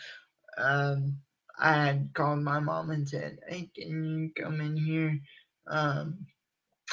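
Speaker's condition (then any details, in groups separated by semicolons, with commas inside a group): Cerebral palsy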